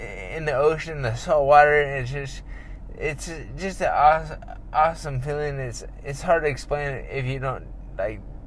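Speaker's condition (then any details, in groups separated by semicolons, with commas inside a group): Traumatic brain injury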